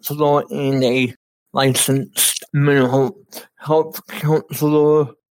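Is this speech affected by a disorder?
Yes: cerebral palsy; speech affected, uses Dragon NaturallySpeaking voice activated computer software.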